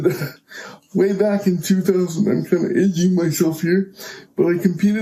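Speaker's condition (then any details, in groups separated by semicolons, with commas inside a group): Cerebral palsy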